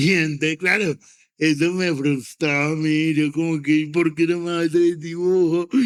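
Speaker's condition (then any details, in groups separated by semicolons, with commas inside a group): Cerebral palsy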